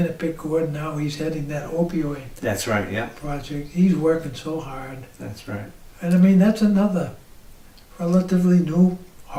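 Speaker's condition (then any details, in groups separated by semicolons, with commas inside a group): ALS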